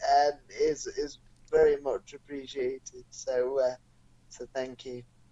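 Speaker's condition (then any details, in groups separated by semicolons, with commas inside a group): Cerebral palsy; non-progressive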